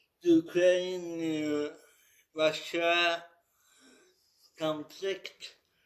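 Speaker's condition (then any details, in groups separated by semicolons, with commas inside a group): Cerebral palsy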